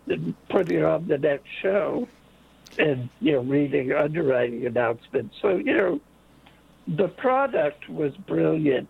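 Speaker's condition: Late-onset Pompe disease; over 250 infusions

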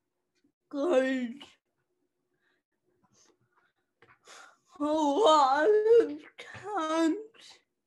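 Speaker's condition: Cerebral palsy; people less willing to listen to own talking voice, uses songs to get point across

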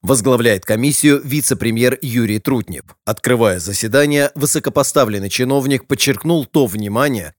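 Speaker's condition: No condition

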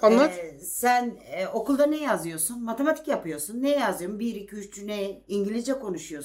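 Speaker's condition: No condition

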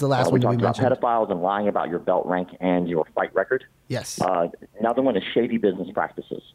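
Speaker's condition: Cleft palate; congenital

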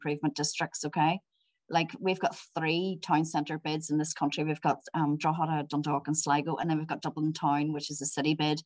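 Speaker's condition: No condition

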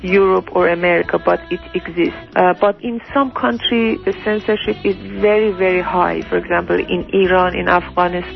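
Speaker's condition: No condition

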